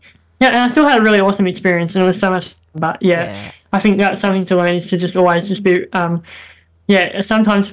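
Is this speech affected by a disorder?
Yes: bilateral cleft lip and palate; congenital, many operations from 3 months, hip bone graft into mouth, throat surgery, braces, low motor skills; speech greatly improved after years of speech therapy; childhood voice squeaky, very airy, nasal, speech hindered drama.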